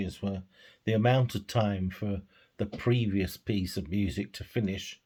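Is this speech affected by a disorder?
No.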